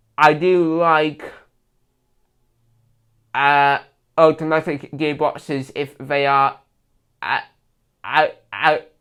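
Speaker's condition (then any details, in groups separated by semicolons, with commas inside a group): Cerebral palsy with stammer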